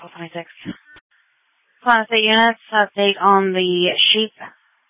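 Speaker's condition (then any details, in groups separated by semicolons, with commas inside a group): No condition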